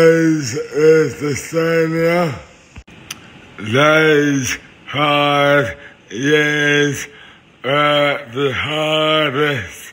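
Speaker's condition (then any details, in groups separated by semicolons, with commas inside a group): Dystonia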